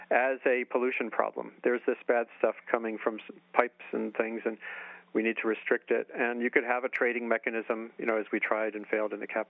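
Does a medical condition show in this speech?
No.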